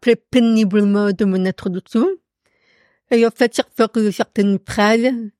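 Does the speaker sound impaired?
Yes: profound deafness; noticeable to everyone.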